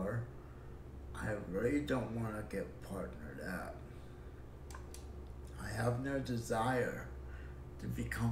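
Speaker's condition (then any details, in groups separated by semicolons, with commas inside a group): Cerebral palsy; breathing fine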